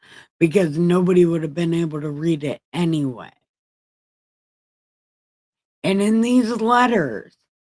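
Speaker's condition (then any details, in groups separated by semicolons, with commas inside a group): Brain injury; multiple injuries, right side numb including tongue; topic fixation, poor concentration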